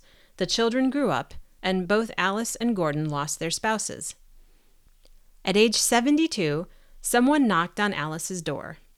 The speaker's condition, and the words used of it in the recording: No condition.